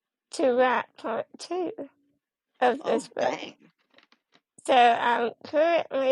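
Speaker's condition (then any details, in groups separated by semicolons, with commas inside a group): Spinal muscular atrophy; type 2, never walked or stood, wheelchair user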